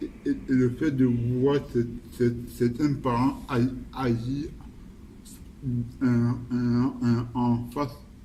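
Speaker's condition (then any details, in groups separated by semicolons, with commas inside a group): Cerebral palsy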